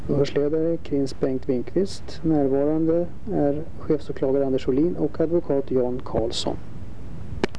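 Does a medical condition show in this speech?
No.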